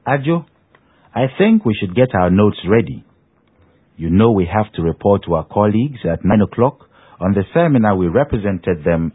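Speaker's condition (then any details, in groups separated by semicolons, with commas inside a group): No condition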